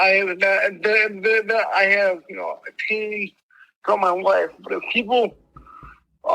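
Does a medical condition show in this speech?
Yes: mild cerebral palsy; speech impediment.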